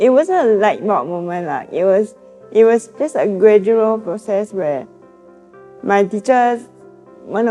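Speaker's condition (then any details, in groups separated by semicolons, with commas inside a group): Cerebral palsy; present from birth; swallowing very hard in past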